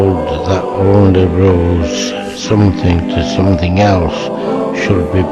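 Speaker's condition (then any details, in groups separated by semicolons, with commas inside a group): Motor neuron disease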